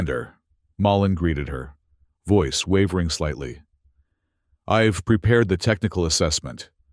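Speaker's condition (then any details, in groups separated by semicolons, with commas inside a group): No condition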